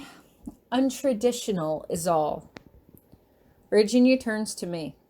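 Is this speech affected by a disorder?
No.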